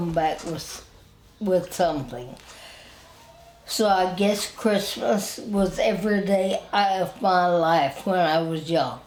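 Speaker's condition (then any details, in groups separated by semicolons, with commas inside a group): Spinal ataxia; wheelchair user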